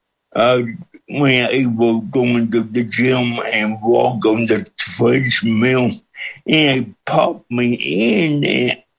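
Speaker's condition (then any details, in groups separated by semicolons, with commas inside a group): Cerebral palsy with speech impediment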